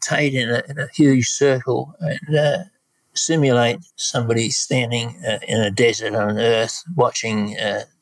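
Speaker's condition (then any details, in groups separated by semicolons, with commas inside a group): Parkinson's disease; worsening last couple of years, on medication, slowed down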